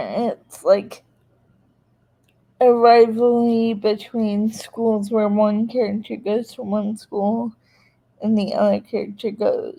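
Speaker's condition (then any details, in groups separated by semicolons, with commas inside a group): Cerebral palsy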